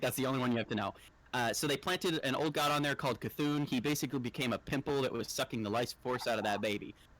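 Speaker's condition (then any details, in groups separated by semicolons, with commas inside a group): No condition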